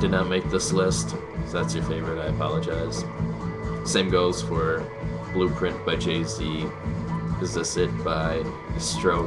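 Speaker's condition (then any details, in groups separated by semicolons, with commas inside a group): No condition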